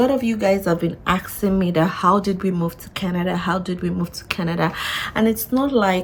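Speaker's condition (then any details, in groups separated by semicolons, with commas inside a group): No condition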